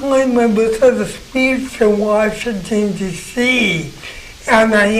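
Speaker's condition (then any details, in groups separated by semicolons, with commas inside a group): Cerebral palsy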